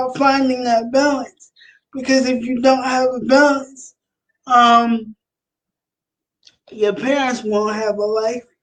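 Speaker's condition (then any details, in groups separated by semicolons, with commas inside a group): Cerebral palsy; spastic quadriplegic, all four limbs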